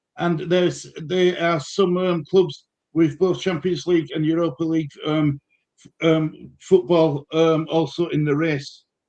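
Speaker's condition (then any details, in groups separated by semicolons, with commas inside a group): No condition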